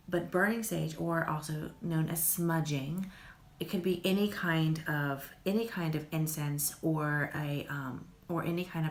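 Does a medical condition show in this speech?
No.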